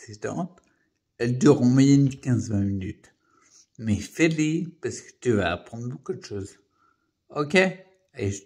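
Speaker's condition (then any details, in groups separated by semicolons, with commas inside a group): Primary progressive multiple sclerosis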